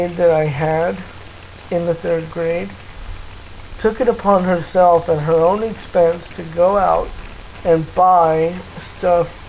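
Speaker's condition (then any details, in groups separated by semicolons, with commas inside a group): Cerebral palsy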